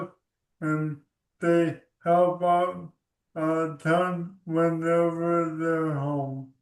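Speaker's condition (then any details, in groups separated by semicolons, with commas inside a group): ALS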